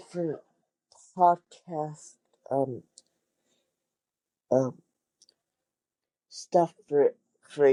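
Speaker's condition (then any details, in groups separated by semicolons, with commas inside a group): Cerebral palsy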